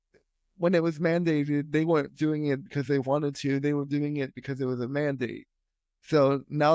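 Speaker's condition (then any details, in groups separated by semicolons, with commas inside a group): Spastic quadriplegia; cerebral palsy from premature-birth brain bleed, legs most restricted; extreme stiffness, age 26, lifelong physical therapy; speech impediment from brain injury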